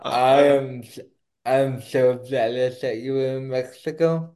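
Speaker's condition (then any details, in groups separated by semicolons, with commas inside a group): Cerebral palsy; not slurred, per host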